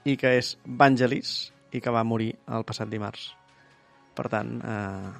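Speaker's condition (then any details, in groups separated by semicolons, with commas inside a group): No condition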